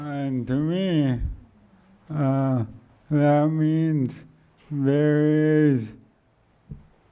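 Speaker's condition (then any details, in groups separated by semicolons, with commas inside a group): Motor neuron degeneration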